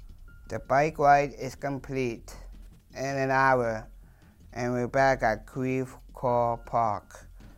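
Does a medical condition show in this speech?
Yes: Down syndrome, trisomy 21; speech really hard due to low muscle tone and tongue.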